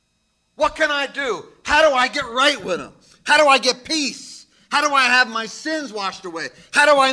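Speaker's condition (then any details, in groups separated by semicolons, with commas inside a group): No condition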